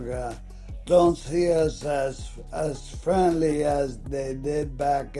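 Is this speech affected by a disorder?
Yes: ALS.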